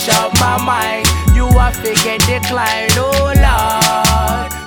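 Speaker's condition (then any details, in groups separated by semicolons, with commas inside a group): No condition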